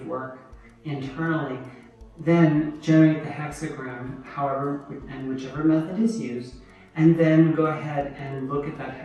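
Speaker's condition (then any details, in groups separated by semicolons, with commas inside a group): No condition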